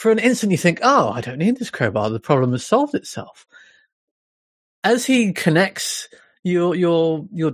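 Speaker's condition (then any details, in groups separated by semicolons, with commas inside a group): No condition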